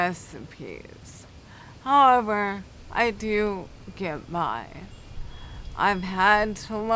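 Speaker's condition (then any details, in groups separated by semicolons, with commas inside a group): Cerebral palsy; affects speech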